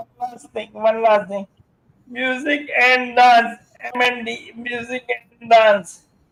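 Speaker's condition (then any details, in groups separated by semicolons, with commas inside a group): Amyotrophic lateral sclerosis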